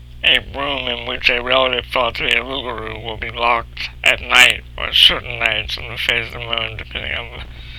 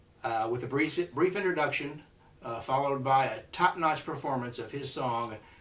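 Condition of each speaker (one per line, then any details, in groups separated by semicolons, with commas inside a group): Cerebral palsy
No condition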